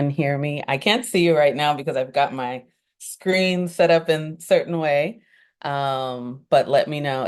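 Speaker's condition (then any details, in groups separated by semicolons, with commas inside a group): No condition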